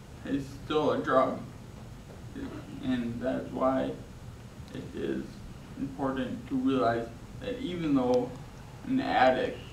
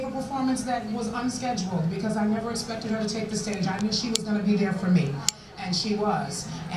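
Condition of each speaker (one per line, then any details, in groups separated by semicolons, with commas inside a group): Traumatic brain injury; caused by snowmobile collision with truck
No condition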